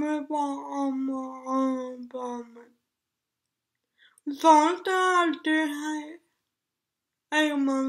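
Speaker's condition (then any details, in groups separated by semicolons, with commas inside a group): Cerebral palsy; speech therapy in school, plus occupational and physical therapy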